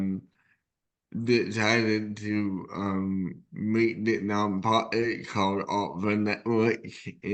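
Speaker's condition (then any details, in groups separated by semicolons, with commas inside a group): Cerebral palsy; present from birth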